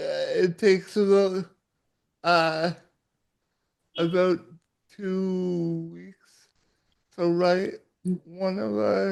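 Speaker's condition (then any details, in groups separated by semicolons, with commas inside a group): Cerebral palsy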